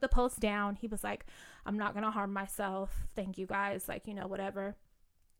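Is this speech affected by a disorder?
No.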